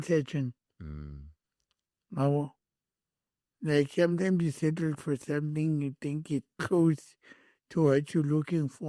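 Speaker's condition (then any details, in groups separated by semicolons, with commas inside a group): Cerebral palsy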